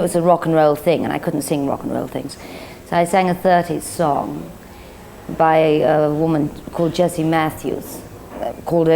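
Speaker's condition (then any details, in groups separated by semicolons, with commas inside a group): No condition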